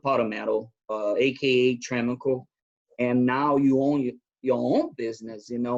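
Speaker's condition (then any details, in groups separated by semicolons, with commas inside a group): No condition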